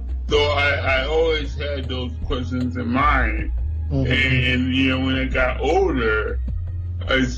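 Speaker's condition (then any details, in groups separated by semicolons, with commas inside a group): Cerebral palsy; no ambulance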